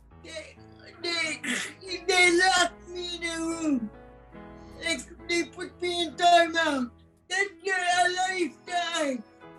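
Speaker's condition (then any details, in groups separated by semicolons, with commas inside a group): Cerebral palsy; from birth, premature, oxygen loss to brain, unable to walk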